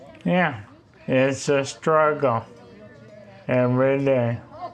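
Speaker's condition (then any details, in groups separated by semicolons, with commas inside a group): ALS; slow progression, leg onset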